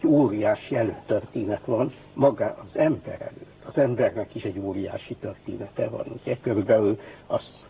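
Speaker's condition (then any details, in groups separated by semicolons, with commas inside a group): No condition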